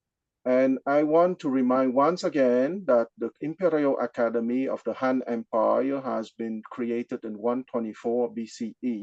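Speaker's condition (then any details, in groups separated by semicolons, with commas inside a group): No condition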